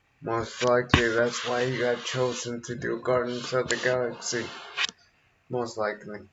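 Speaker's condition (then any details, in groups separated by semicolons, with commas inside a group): Multiple sclerosis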